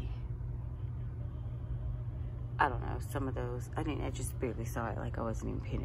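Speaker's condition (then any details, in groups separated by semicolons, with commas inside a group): No condition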